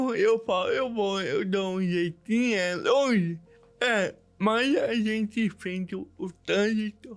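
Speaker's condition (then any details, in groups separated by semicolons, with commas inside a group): Cerebral palsy; diagnosed in childhood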